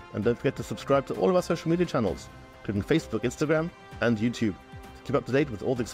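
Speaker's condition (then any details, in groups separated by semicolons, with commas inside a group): No condition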